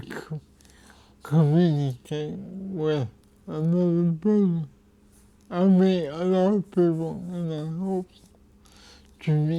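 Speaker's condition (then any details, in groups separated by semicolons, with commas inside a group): Cerebral palsy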